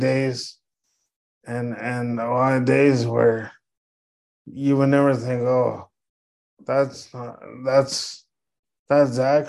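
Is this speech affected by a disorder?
Yes: cerebral palsy; meconium inhaled in labor.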